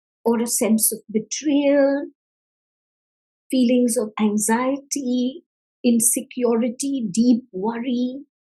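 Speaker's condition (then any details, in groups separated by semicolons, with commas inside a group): No condition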